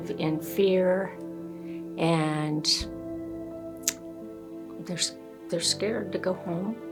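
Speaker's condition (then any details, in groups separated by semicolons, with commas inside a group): No condition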